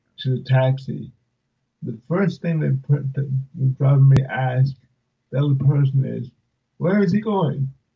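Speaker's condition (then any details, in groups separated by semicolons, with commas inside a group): Cerebral palsy; speech affected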